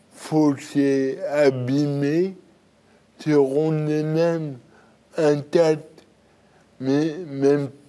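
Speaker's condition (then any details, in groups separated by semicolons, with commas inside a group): Cerebral palsy; birth injury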